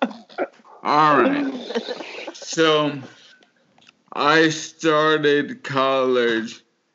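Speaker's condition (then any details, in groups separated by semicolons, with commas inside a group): Motor neuron disease; can no longer dance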